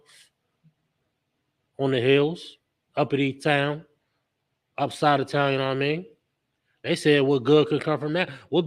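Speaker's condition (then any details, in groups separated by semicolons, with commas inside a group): No condition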